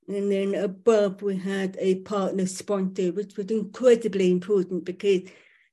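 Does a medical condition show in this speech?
Yes: profoundly deaf, born profoundly deaf.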